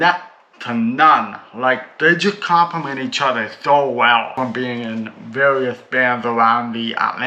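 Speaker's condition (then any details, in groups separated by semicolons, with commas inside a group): Cerebral palsy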